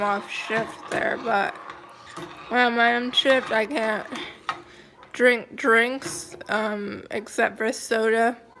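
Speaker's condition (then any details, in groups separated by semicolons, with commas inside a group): Cerebral palsy, mild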